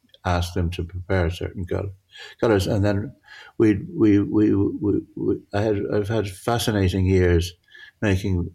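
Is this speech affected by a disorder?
Yes: Parkinson's; difficulty judging near and far.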